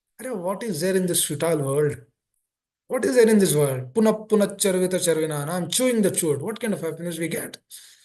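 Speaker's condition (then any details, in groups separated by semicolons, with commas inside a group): No condition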